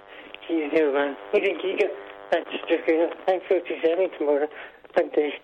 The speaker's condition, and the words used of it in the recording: Parkinson's disease. And if you're speaking a bit better, and we can talk about it, because I'd like to know...